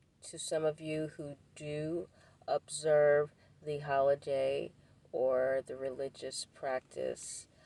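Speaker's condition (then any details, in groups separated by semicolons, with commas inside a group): No condition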